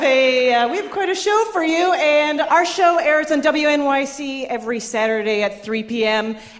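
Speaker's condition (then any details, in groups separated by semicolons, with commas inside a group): No condition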